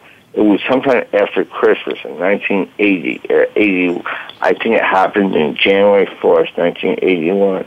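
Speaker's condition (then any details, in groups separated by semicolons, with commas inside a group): Voice box damage from tracheostomy; traumatic brain injury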